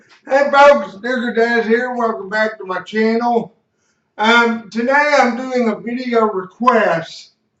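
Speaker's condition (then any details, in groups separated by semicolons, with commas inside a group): Cerebral palsy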